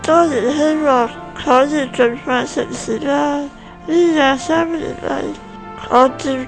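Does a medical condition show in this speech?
Yes: spinal muscular atrophy; Type 1, most severe form, diagnosed a few years after birth, progressive loss of movement; writes with two usable fingers, needs mother's help to drink water, not yet on new drug.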